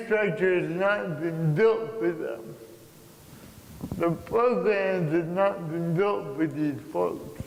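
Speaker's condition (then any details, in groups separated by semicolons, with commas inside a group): Cerebral palsy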